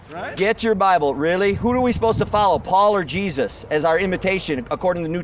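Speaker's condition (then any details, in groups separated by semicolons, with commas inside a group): No condition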